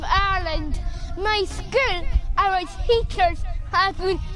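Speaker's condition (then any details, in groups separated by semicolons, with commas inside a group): Down syndrome; 11-year-old boy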